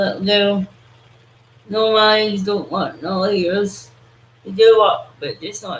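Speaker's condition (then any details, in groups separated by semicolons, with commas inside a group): Cerebral palsy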